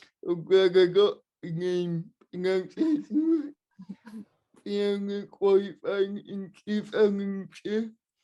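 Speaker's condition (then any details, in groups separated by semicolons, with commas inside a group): Cerebral palsy, spastic and dyskinetic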